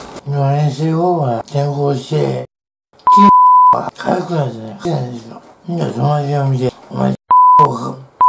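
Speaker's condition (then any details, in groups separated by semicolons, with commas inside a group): Tongue cancer, partial glossectomy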